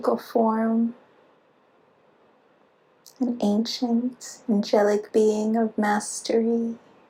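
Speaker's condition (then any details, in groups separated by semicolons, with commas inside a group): No condition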